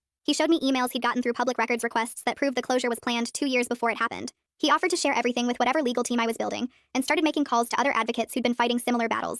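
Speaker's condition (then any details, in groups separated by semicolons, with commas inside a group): No condition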